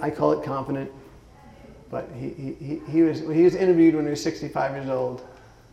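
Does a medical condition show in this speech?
Yes: Parkinson's disease; says some words are hard or tough to say.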